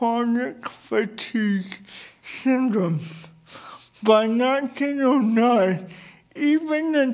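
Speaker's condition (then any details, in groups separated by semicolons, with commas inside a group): Cerebral palsy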